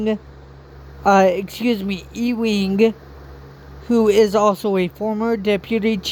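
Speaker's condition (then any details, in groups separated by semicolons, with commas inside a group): Cerebral palsy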